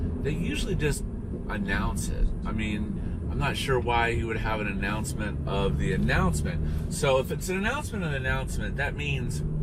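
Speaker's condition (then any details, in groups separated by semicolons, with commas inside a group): No condition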